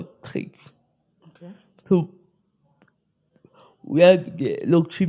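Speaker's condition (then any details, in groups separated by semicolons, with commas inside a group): Spastic cerebral palsy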